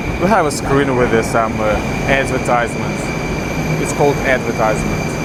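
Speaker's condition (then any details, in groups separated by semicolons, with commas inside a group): No condition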